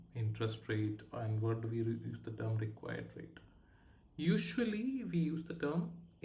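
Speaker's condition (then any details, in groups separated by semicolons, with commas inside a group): No condition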